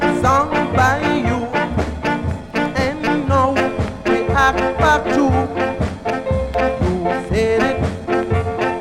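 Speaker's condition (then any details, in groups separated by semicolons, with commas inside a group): No condition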